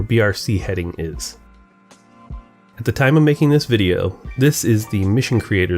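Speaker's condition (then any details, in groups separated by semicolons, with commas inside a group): No condition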